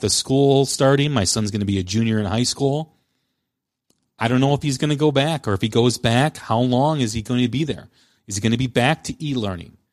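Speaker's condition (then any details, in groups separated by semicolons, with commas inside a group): No condition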